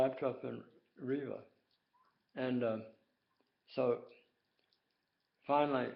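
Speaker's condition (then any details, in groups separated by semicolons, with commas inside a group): Tongue cancer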